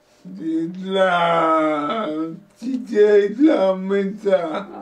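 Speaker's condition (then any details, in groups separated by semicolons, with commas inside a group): Traumatic brain injury; road traffic accident, quadriplegia, profound bilateral deafness; in speech therapy; r errors, low loud dull voice, short duration, word-finding difficulty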